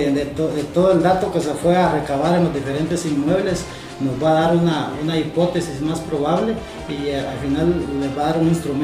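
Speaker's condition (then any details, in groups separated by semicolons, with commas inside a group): No condition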